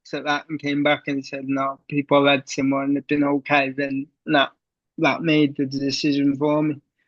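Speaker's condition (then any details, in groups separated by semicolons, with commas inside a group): Cerebral palsy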